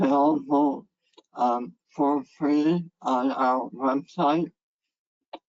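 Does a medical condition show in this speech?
Yes: head and neck cancer.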